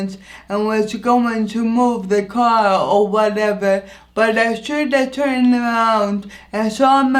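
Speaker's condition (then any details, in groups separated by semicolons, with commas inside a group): Anoxic brain injury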